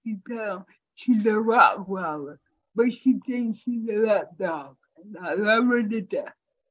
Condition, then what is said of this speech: Cerebral palsy. Instead of asking me, because they feel like if I got a speaking impairment, I must have a cognitive disability as well.